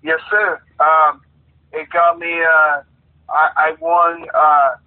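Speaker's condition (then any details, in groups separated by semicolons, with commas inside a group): Cerebral palsy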